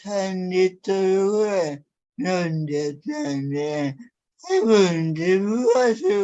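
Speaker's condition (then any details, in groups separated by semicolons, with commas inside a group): Cerebral palsy; severe, uses a wheelchair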